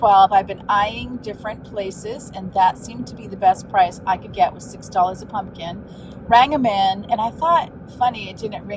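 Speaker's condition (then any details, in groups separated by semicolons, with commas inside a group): No condition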